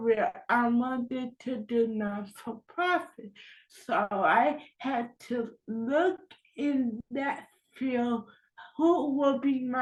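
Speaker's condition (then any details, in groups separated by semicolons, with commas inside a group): Cerebral palsy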